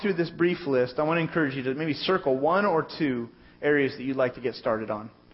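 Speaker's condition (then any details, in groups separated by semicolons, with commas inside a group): No condition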